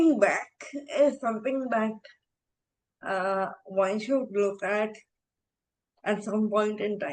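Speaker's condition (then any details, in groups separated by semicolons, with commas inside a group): Encephalitis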